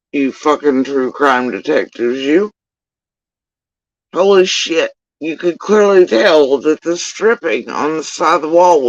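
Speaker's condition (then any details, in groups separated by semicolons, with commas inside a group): Facial paralysis after surgery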